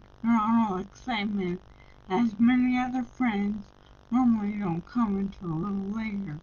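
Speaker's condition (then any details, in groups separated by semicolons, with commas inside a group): Brain injury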